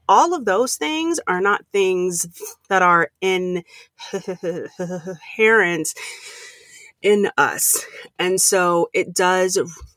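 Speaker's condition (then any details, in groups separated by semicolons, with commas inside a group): Stuttering; lifelong stutter since grade school, past speech therapy, public speaking since 2014 as fear exposure; comfortable speaking publicly while stuttering, still concerned about stuttering on conference calls; trouble saying own name, avoided phone calls and talking, speaks freely while stuttering; prolonged sounds, blocks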